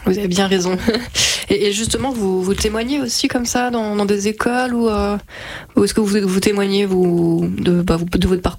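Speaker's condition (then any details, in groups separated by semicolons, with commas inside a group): No condition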